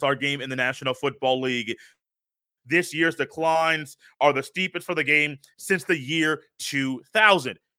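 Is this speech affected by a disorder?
No.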